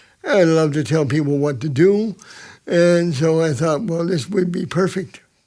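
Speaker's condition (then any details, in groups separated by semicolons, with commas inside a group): Cerebral palsy; present from birth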